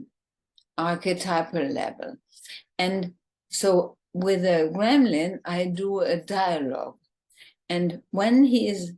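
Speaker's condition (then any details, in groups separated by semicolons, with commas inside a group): ALS, bulbar form, bulbar onset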